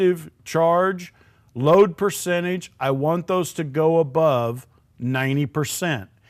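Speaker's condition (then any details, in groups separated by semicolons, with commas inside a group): No condition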